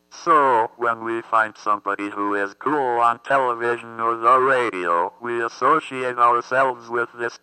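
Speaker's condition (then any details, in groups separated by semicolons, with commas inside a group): Athetoid cerebral palsy; communication box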